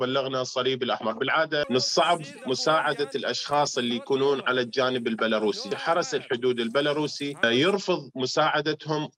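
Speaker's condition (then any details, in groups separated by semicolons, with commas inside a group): No condition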